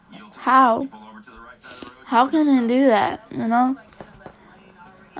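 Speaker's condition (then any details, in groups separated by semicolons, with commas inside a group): Cerebral palsy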